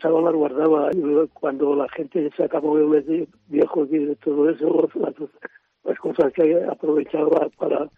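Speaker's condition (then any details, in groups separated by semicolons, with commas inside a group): Parkinson's disease; Parkinson's disease diagnosed six months after retirement, a brain disorder affecting movement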